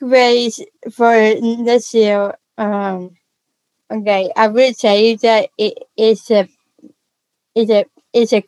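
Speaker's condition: Down syndrome; congenital, sleep apnea now in remission, no longer uses CPAP mask

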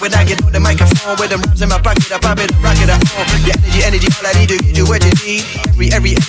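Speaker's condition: No condition

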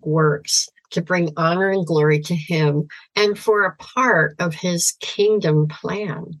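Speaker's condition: Severe cleft palate; congenital severe cleft, missing nose, lip, trachea and breathing problems, many surgeries incl. age 8

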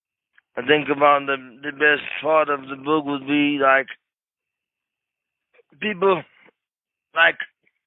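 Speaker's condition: Cerebral palsy; wheelchair user

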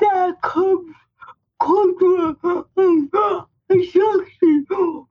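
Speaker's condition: Speech impairment; speech impairment audible to listeners

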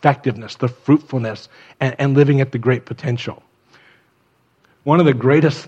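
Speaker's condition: No condition

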